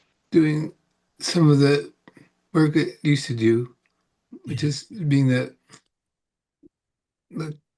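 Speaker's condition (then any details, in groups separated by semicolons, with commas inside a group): Parkinson's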